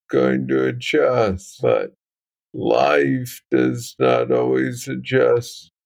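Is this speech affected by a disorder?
Yes: Parkinson's disease, young onset; diagnosed at 35, deep brain stimulation implant, non-rechargeable battery.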